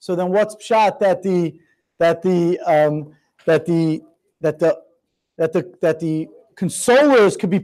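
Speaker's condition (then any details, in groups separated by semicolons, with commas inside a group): No condition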